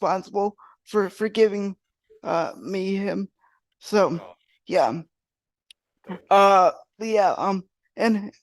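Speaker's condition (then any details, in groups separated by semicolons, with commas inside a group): Cerebral palsy; wheelchair user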